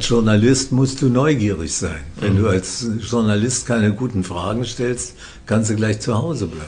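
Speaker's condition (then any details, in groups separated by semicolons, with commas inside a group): Parkinson's disease; diagnosed by a psychiatrist, treated by professor Jens Volkmann in Würzburg, on medication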